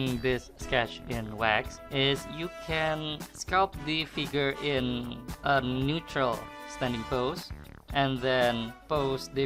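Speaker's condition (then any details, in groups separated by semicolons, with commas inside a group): No condition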